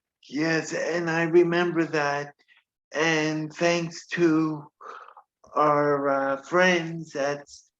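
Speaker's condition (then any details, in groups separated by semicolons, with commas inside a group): Cerebral palsy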